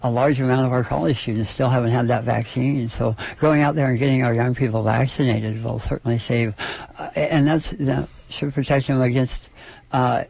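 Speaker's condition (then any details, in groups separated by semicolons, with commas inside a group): Oral cancer surgery; stage 4 oral cancer at 33, right half of face removed and rebuilt, half jaw replaced with fibula; five-year survivor, over 40 neck lymph nodes removed, after radiation and chemotherapy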